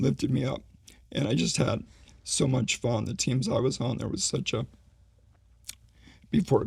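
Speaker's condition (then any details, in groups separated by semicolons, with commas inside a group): ALS; ALS, slowly progressing form; needs voice rest during conversation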